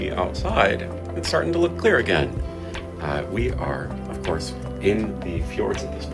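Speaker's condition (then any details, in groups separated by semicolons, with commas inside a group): No condition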